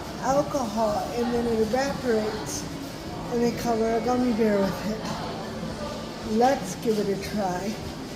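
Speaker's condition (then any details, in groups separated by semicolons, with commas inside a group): Cerebral palsy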